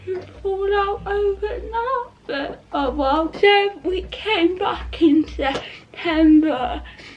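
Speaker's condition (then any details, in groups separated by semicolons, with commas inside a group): Cerebral palsy; not quadriplegic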